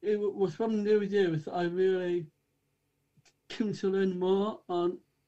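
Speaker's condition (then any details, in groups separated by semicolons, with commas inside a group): Down syndrome; from birth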